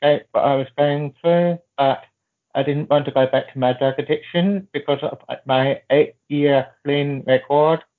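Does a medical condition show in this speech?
Yes: deafness, born deaf, profound hearing loss; congenital deafness, moderate hearing loss at birth, profound from age 3.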